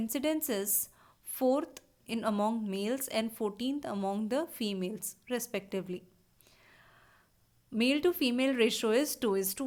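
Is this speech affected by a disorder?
No.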